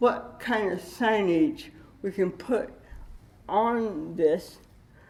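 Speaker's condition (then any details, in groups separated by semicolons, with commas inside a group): Cerebral palsy with dystonia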